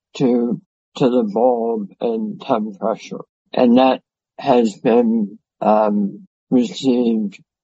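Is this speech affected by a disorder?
Yes: head and neck cancer; five-time survivor, surgery, radiation, years of toxic chemotherapy, about 2.5 years intense treatment; no evidence of disease for years, severe dysphagia, no normal meal for years; severe dysphagia from surgery, radiation and chemotherapy effects.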